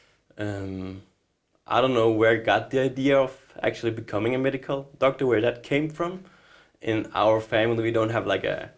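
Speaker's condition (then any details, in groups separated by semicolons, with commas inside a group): No condition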